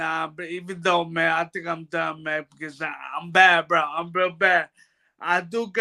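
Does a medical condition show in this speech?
Yes: brain bruising; speech bad.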